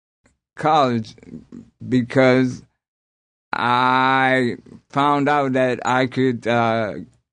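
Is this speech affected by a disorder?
Yes: aphasia after strokes; aphasia caused by multiple strokes; stuttering after strokes, had to repeat everything, impediment not heard when singing, less noticeable.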